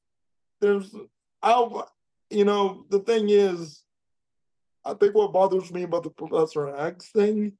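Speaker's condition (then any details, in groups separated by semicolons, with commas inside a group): Cerebral palsy; jokes of having voice for print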